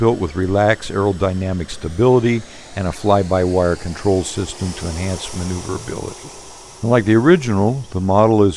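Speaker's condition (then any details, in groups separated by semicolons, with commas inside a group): No condition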